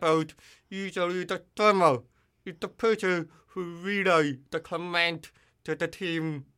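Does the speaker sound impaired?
Yes: deafness; formerly hearing aids, now water-resistant cochlear implant with ear hook, cannot follow distant speakers; voice distorted when screaming at full volume, needs others' feedback on loudness.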